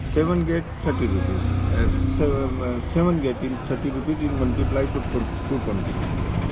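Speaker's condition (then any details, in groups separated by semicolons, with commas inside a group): No condition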